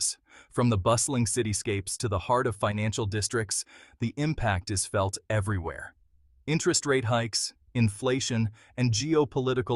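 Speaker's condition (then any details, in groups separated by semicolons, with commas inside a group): No condition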